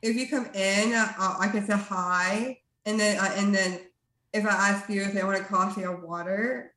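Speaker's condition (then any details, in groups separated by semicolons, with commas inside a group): Down syndrome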